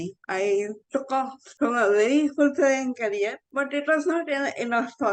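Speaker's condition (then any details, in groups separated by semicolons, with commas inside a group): Cerebral palsy, mild; mild speech issue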